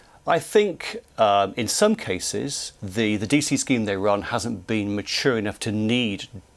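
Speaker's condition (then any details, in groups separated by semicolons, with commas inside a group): No condition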